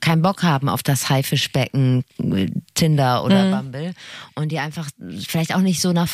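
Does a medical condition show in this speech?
No.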